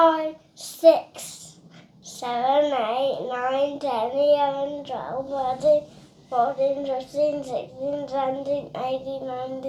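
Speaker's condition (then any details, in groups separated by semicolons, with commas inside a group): Cerebral palsy; from birth, brain injury; about four years therapy, improved speech and movement; speech not expected in infancy, now speaks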